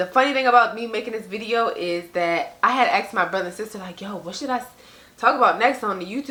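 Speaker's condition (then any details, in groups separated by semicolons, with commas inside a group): No condition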